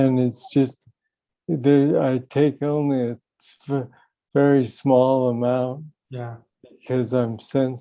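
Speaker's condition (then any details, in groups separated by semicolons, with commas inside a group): Young onset Parkinson's disease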